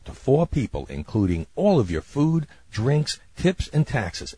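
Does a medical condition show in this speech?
No.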